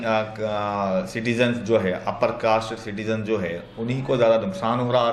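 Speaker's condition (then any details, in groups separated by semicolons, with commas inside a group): No condition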